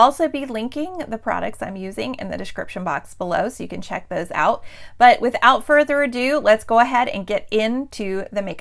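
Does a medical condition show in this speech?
No.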